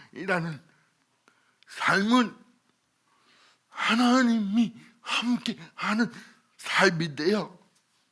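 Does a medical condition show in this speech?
Yes: cerebral palsy.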